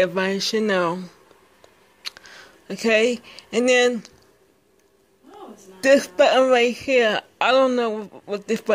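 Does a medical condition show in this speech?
Yes: speech impairment.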